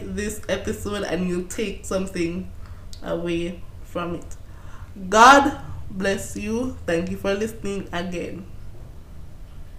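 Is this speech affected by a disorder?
Yes: cerebral palsy.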